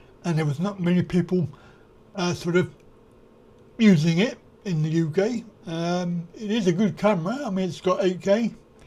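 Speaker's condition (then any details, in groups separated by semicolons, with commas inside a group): Cerebral palsy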